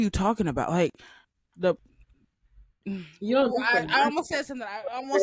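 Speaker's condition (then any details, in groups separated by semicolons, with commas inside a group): No condition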